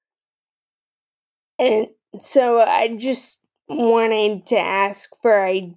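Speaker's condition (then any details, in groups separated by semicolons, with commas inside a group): Friedreich's ataxia; rare progressive, form of muscular dystrophy, diagnosed at 17, initially mild, Muscular Dystrophy Association for braces; ambulatory until about 21, then wheeled mobility, over 10 years since diagnosis, unsure if still mild; some speech issues, less pronounced than in others with Friedreich's ataxia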